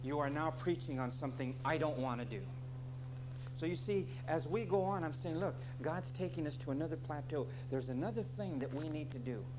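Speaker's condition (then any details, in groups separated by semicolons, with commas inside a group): No condition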